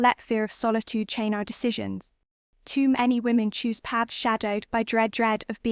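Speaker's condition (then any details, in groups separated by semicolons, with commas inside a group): No condition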